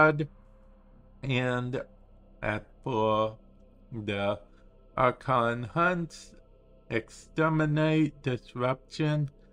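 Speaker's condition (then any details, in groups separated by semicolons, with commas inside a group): Cerebral palsy; affects speech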